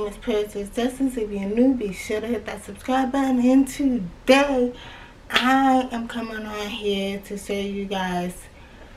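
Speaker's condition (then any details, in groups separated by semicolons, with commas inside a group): Cerebral palsy; from birth, left leg affected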